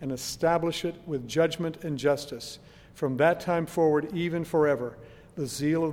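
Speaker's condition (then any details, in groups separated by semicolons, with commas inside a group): No condition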